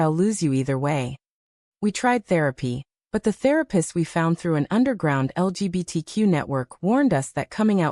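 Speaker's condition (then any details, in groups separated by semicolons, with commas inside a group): No condition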